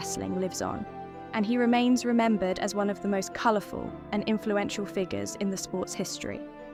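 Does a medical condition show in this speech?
No.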